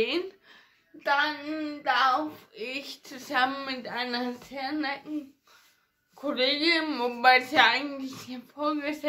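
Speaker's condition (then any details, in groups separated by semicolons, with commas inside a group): Ataxia; ataxia affecting hands and fingers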